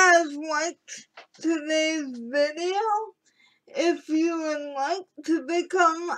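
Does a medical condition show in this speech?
Yes: cerebral palsy.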